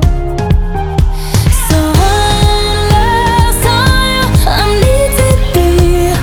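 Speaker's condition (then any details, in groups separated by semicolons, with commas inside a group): No condition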